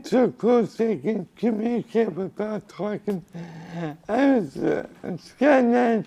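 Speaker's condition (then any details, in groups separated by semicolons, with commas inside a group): Cerebral palsy; from birth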